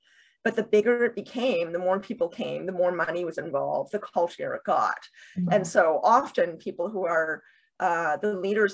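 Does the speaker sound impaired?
Yes: deafness with cochlear implants, bilateral cochlear implants; uses two cochlear implants.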